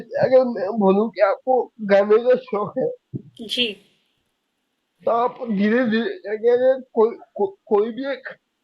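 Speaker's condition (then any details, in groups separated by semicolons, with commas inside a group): Cerebral palsy; could not speak as a child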